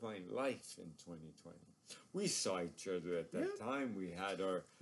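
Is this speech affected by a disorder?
Yes: ALS; progressively crippling neurological disorder, living with it about three years; about three years since onset, diagnosed two years ago.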